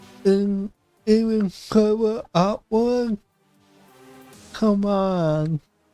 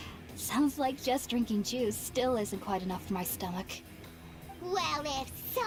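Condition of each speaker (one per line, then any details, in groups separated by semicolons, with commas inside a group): Cerebral palsy; affects voice
No condition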